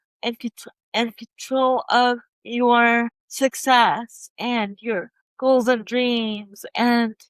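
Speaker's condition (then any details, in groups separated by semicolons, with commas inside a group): Cerebral palsy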